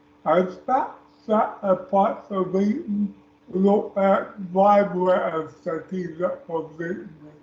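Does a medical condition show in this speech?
Yes: speech impairment.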